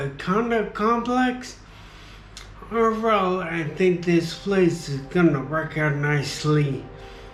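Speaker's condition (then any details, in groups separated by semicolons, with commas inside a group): Traumatic brain injury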